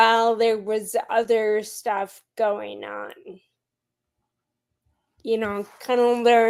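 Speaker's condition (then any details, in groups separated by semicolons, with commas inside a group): Friedreich's ataxia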